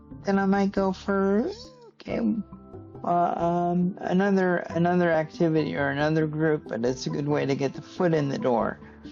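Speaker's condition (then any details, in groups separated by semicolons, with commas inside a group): Cerebral palsy; stiff muscles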